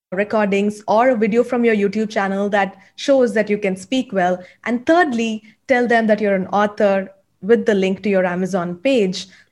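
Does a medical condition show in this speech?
No.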